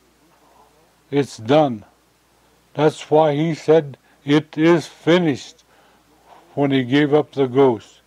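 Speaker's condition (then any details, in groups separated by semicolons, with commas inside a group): Stroke; arterial aneurysm found on x-rays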